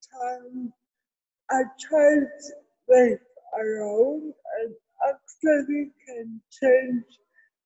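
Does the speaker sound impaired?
Yes: cerebral palsy; therapy since six months old, ongoing.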